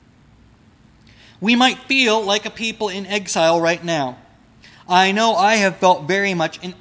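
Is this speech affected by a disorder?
No.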